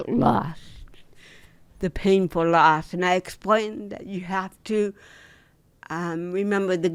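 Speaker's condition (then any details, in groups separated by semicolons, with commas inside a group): Cerebral palsy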